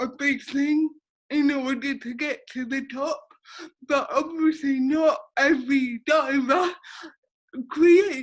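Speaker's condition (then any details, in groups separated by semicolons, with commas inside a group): Cerebral palsy; quadriplegic, all limbs affected, since childhood; affects speech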